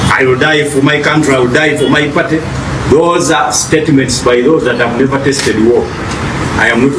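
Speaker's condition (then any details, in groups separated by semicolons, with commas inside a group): No condition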